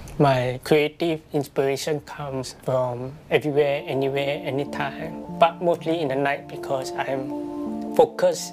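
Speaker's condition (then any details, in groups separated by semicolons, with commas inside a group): Profound and severe deafness; profound hearing loss one side, severe other side, about 70-80% loss, onset age 2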